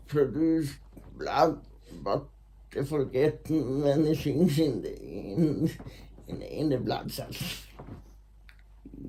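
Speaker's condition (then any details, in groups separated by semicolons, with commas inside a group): Secondary intracranial hypertension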